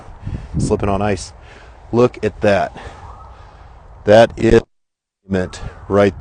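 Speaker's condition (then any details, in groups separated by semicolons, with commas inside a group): No condition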